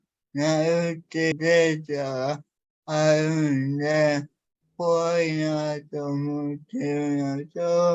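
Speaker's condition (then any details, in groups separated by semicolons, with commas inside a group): Cerebral palsy; severe, uses a wheelchair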